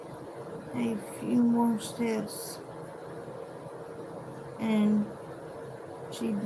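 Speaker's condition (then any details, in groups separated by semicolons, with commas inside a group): Cerebral palsy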